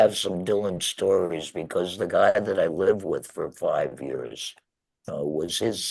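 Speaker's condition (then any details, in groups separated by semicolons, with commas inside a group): Laryngectomy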